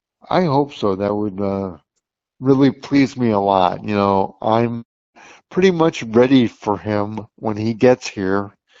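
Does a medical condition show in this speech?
Yes: cerebral palsy; since birth.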